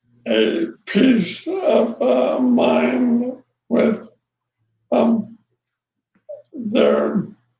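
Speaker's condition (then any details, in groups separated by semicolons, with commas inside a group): ALS; voice changed early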